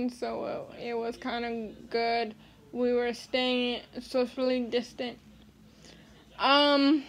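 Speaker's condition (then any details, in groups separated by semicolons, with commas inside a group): Cerebral palsy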